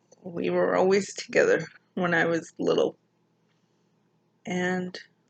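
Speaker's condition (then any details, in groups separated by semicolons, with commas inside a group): Mild cerebral palsy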